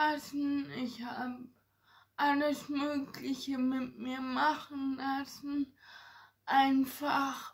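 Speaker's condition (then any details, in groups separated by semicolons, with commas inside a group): Ataxia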